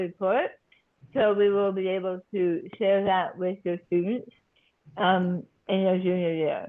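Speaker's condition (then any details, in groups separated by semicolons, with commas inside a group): Tongue cancer surgery and reconstruction; cancer about one year ago; voice altered by surgery and reconstruction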